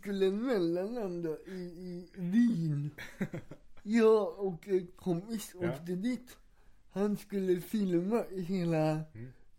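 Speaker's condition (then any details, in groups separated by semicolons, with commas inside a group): Cerebral palsy; wheelchair user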